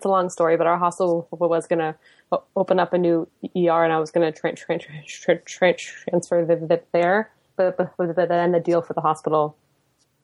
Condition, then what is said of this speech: Stuttering. I think that my like most common speech pattern is repetitions.